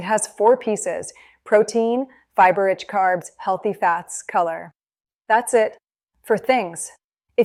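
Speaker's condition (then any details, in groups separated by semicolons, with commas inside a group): No condition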